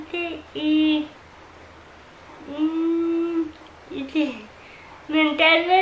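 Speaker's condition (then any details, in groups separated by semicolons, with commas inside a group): Cerebral palsy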